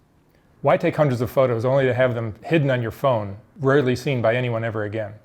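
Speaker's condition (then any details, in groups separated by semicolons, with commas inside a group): No condition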